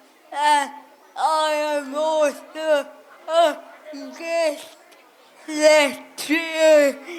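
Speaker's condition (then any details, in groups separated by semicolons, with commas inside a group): Cerebral palsy; affects hand movements; speech not clear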